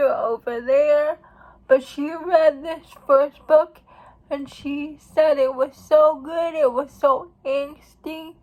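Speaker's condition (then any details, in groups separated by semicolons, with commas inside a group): Cerebral palsy; uses wheelchair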